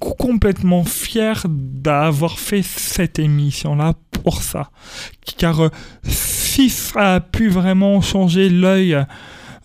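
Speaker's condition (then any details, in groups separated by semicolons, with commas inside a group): Stuttering; stuttering persists, described by him as an accent; repeated sounds, prolonged sounds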